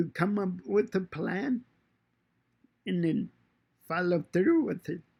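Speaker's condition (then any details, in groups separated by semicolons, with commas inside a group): Cerebral palsy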